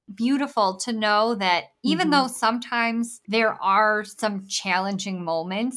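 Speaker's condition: Bilateral cleft lip and palate; congenital

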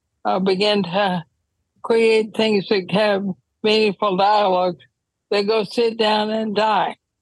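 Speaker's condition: ALS; wheelchair use when traveling

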